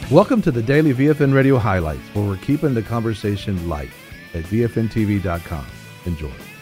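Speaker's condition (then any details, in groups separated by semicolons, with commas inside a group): No condition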